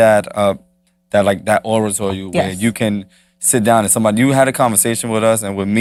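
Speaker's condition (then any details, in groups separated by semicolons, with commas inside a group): No condition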